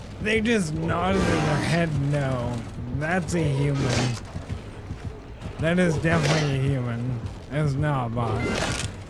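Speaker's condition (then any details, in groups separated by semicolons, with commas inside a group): ALS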